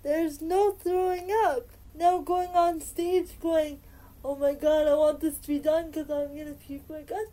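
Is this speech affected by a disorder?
Yes: spastic cerebral palsy; uses cannabis for spasticity and pain, spasticity causes pain.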